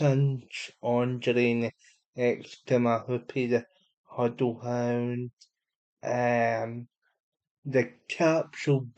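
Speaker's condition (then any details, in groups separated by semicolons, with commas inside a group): Cerebral palsy; unable to walk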